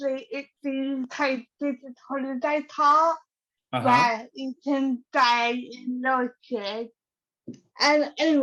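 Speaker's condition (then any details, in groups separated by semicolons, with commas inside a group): Cerebral palsy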